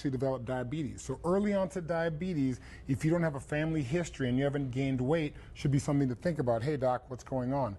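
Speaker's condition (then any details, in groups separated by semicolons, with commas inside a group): No condition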